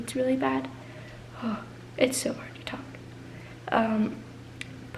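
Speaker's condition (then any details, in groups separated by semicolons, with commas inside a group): No condition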